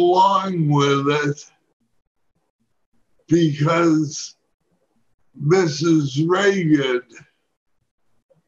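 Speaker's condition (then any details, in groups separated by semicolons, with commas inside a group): Parkinson's disease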